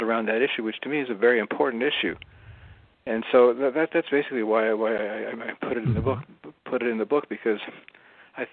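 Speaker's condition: Parkinson's disease; some years before recording

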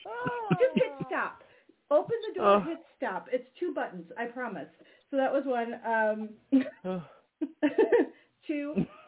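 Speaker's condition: No condition

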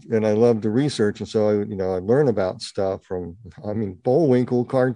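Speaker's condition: Partial cleft palate; congenital

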